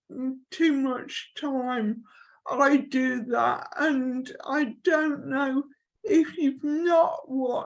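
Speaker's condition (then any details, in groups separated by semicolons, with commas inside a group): Cerebral palsy; from birth, affects limbs and neck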